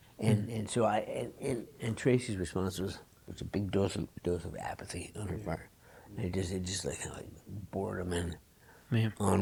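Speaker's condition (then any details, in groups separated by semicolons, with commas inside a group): Parkinson's disease; high fall risk, trips over own feet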